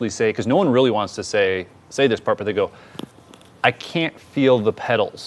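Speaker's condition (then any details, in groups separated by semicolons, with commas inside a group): No condition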